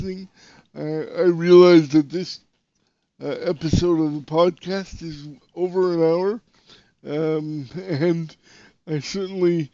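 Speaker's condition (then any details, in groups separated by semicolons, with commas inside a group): Cerebral palsy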